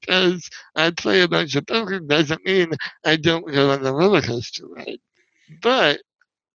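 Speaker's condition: Spinal muscular atrophy; wheelchair user

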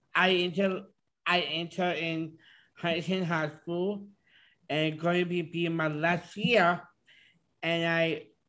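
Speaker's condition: Down syndrome; short simple sentences

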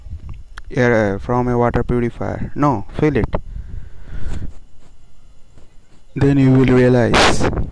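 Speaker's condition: No condition

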